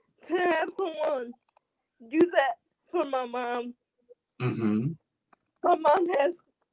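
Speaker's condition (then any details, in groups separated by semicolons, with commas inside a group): Cerebral palsy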